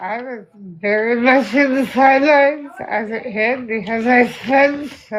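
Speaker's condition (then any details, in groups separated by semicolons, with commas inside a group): Spinal muscular atrophy type 2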